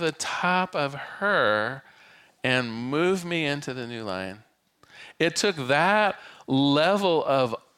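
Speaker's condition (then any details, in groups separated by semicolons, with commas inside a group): No condition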